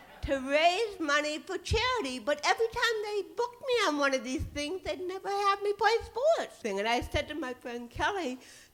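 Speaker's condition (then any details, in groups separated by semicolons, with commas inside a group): Cerebral palsy; titanium neck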